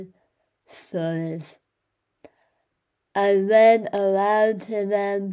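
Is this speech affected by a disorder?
Yes: speech loss after cancer treatment; speech loss after cancer surgery.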